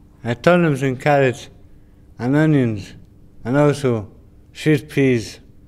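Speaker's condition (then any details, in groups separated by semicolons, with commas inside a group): Brain injury; mild speech impediment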